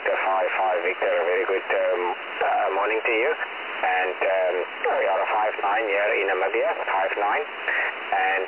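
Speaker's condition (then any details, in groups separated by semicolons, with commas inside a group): No condition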